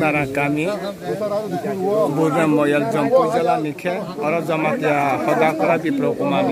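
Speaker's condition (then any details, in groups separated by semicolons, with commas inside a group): No condition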